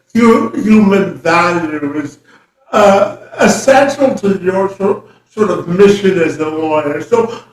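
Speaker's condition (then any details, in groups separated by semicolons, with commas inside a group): Cerebral palsy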